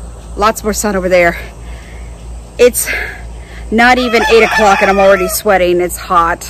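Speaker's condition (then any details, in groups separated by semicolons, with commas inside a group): No condition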